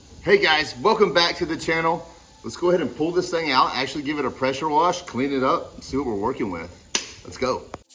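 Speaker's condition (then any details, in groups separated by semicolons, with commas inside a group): No condition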